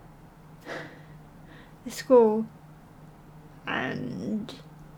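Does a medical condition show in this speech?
Yes: cerebral palsy; present since at least primary school.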